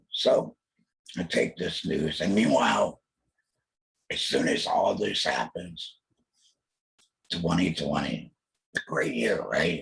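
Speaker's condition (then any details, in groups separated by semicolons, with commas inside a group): Total laryngectomy; surgery, then chemotherapy and radiation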